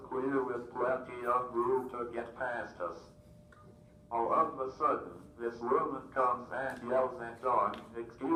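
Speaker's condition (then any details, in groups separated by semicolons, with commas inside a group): Cerebral palsy, athetoid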